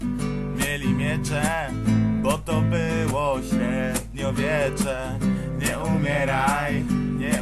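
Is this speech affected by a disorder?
No.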